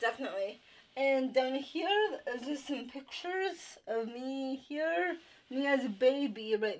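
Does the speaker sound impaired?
Yes: Down syndrome; speech therapy in childhood with games and speech-related exercises.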